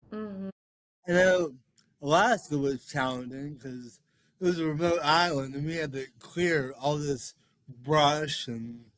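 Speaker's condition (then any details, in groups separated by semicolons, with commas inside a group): Cerebral palsy; speech affected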